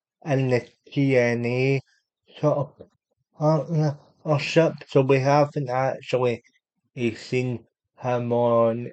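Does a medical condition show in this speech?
Yes: cerebral palsy; unable to walk.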